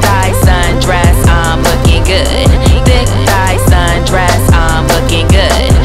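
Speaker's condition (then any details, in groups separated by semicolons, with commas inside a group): No condition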